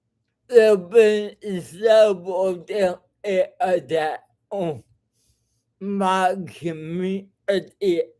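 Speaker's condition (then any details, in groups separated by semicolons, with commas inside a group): Cerebral palsy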